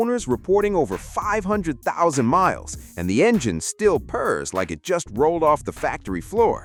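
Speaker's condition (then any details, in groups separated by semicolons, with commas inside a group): No condition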